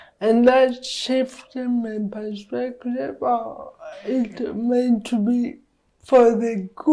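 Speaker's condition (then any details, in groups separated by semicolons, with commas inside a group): Cerebral palsy; delayed speech in childhood, speech therapy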